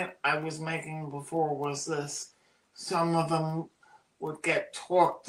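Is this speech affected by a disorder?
Yes: cerebral palsy; birth oxygen deprivation.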